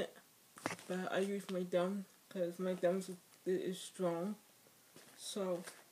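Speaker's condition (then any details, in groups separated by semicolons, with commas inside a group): Speech impairment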